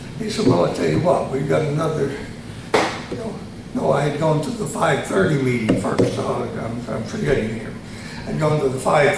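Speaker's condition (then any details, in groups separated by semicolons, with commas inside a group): Tongue cancer surgery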